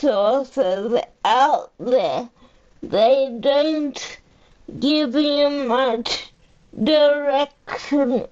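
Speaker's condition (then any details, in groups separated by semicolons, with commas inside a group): Cerebral palsy; uses a power chair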